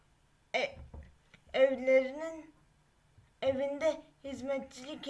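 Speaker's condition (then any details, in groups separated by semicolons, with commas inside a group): Cerebral palsy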